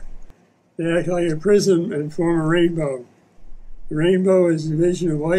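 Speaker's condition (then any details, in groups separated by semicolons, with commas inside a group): Parkinson's disease; with SpeechVive device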